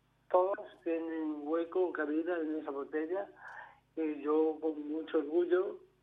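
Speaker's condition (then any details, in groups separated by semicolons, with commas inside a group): Amyotrophic lateral sclerosis; progressive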